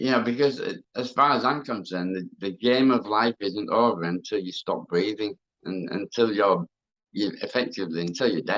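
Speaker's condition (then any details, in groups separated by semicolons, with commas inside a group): Mouth cancer; tumour under tongue base, bilateral neck node spread; cancer free, chemotherapy, 35 radiotherapy sessions, stage four at diagnosis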